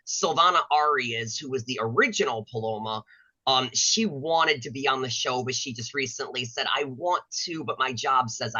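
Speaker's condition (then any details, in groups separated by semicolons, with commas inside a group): No condition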